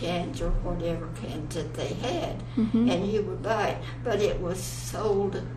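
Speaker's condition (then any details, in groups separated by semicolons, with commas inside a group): Parkinson's; onset many years earlier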